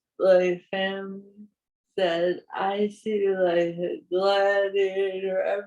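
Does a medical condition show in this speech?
Yes: Parkinson's; voice weaker than before.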